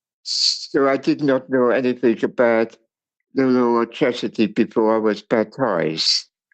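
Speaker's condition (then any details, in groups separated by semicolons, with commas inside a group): Cerebral palsy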